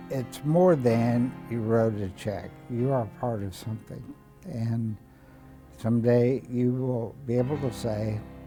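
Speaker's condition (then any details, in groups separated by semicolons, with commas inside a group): ALS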